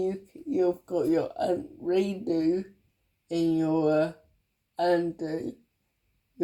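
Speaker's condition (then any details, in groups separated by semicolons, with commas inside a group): Cerebral palsy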